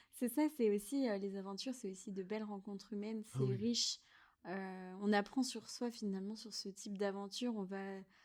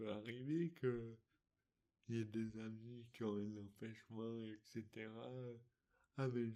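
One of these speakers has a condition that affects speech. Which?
The second: dystonia; affects motor control and speech, since birth; articulation difficulties.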